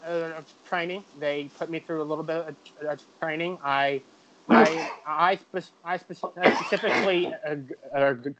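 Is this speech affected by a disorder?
Yes: stuttering; chronic developmental stuttering, onset about age 3 to 3.5 per parents, not outgrown, persisted into adulthood; still stutters, describes it as a communication disability, avoids answering unknown phone calls; here repeated sounds, repeated words, prolonged sounds.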